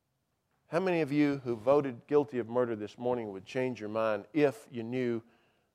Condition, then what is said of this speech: No condition.